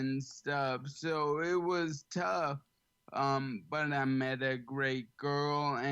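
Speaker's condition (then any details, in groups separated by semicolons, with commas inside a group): ALS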